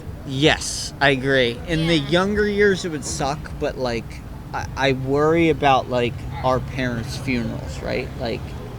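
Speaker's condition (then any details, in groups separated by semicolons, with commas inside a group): No condition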